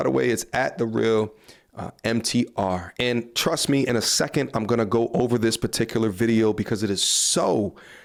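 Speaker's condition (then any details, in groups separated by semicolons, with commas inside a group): No condition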